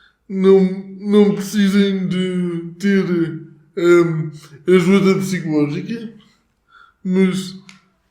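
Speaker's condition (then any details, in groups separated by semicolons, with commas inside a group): Cerebral palsy; atypical speech, weekly speech therapy in childhood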